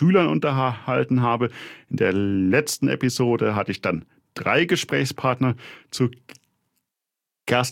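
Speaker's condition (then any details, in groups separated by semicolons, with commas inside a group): Stuttering; past Kasseler Stottertherapie with fluency shaping approach; stutter slightly noticeable at start, becoming more audible later in episode; blocks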